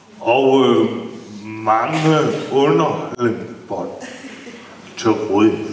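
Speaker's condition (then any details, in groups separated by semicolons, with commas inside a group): Brain injury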